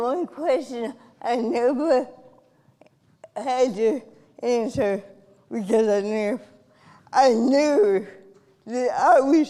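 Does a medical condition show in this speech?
Yes: cerebral palsy; from birth.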